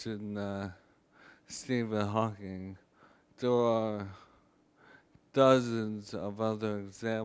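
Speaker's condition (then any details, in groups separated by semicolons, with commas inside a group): ALS, speech-generating device; wheelchair user; diagnosed 1.5 years ago, still speaking with own voice; voice banked for synthetic voice, expects voice loss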